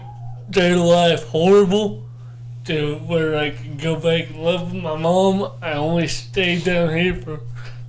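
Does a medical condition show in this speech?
Yes: cerebral palsy; born not breathing.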